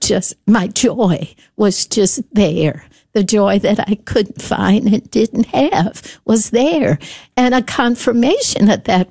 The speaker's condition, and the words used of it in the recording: Spasmodic dysphonia. But they understand that I have this voice problem.